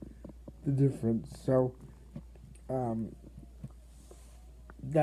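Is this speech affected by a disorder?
Yes: cerebral palsy.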